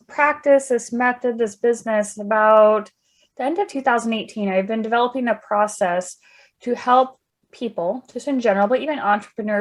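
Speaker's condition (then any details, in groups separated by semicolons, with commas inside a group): No condition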